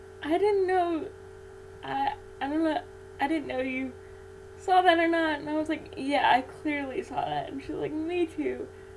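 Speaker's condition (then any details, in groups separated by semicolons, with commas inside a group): Cerebral palsy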